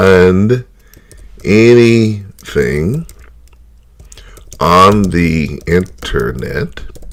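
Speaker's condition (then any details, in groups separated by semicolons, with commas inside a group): No condition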